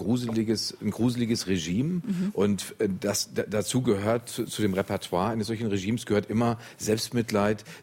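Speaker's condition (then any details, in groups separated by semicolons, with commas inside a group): No condition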